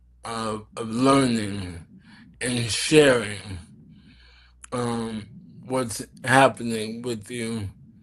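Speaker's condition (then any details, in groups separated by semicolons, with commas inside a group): ALS; bulbar onset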